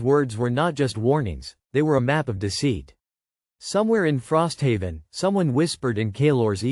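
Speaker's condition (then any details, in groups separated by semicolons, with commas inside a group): No condition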